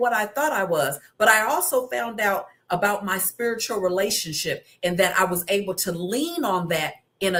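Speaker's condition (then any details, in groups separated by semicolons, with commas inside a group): No condition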